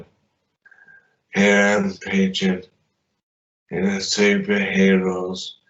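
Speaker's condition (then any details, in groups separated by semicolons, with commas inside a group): Traumatic brain injury; limb injuries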